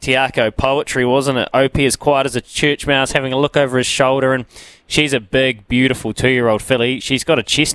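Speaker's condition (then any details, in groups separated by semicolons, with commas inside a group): No condition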